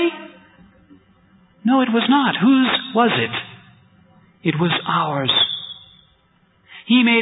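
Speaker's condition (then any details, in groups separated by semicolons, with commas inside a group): No condition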